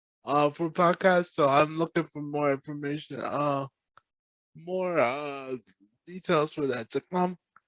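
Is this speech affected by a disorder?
Yes: cerebral palsy; present from birth.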